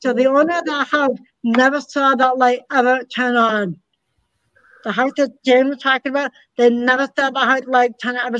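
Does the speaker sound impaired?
Yes: hard of hearing, cochlear implant; does very well with implant.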